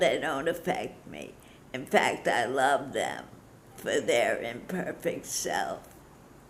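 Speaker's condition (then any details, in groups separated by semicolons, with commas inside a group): Parkinson's disease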